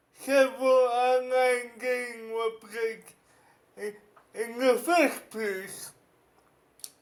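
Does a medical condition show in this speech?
Yes: cerebral palsy; affects whole body.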